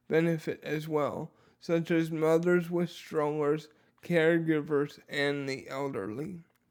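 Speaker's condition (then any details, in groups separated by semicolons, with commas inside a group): Dysarthria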